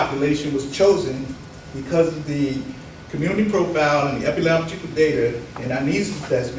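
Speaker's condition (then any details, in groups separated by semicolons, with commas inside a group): No condition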